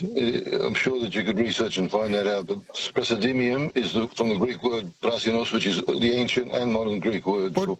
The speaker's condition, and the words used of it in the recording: Parkinson's disease. Problem pronouncing, and I've got Parkinson's, so that's why I'm jittery